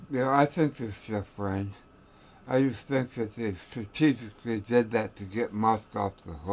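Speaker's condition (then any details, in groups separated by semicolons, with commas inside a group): Tongue cancer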